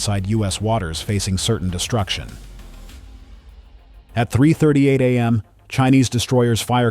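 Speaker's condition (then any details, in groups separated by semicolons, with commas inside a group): No condition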